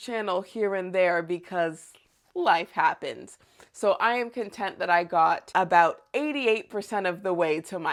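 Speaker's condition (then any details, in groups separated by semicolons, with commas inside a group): No condition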